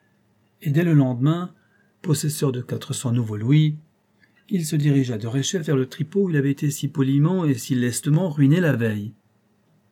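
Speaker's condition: No condition

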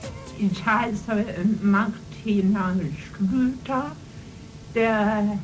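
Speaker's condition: Cerebral palsy, spastic and ataxic; disability possibly audible in speech

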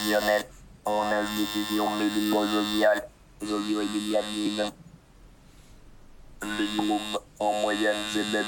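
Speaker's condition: Total pharyngolaryngectomy; no natural voice

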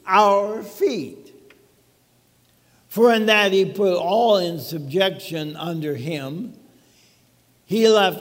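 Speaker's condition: ALS; affects speaking

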